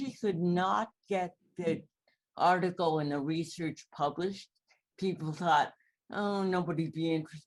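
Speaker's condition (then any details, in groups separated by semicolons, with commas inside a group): Cerebral palsy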